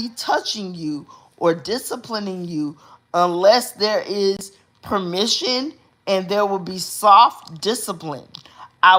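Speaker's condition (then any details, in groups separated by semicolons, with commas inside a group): Cerebral palsy; uses specialized hospital bed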